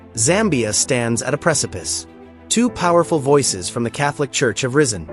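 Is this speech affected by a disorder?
No.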